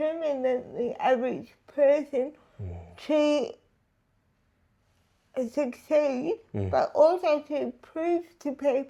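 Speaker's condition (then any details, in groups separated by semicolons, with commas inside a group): Disability affecting speech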